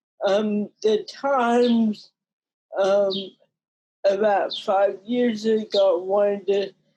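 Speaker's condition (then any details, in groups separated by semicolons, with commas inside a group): Cerebral palsy; mild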